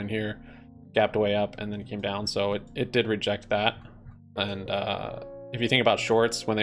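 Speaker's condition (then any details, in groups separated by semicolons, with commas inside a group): No condition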